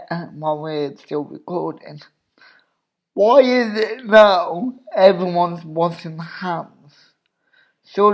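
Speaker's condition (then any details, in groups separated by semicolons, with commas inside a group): Cerebral palsy; obvious speech impediment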